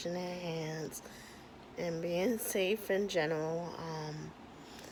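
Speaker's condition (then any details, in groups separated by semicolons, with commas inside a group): Cerebral palsy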